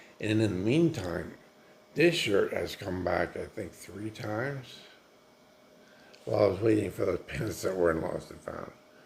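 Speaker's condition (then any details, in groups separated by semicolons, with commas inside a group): Multiple sclerosis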